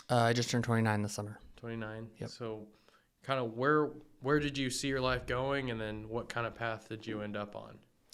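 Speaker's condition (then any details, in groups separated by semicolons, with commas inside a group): No condition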